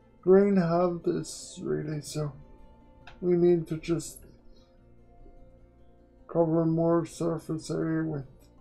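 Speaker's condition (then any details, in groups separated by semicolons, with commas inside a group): Quadriplegic cerebral palsy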